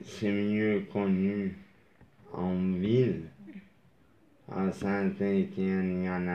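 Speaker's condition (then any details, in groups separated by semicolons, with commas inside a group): Traumatic brain injury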